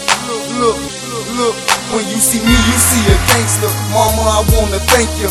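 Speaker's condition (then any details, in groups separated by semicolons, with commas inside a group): No condition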